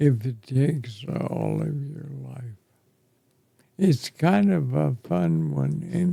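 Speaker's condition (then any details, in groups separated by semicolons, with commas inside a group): ALS; affects chest and throat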